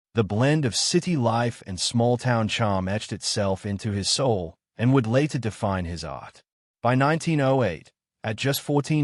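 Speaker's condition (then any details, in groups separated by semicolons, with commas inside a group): No condition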